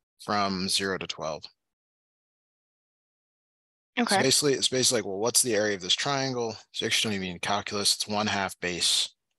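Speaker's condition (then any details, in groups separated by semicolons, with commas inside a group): No condition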